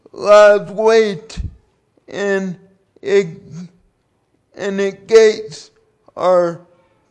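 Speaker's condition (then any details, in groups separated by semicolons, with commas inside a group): Cerebral palsy; 37 years since onset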